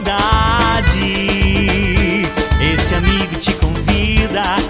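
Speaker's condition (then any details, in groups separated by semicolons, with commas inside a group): No condition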